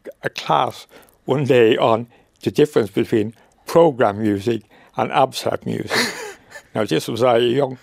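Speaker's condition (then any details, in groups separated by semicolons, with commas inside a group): Motor neuron disease; wheelchair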